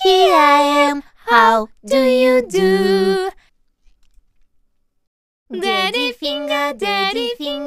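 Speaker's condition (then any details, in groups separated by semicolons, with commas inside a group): No condition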